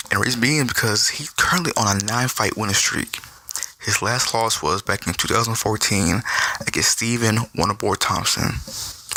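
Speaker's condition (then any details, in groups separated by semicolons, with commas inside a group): No condition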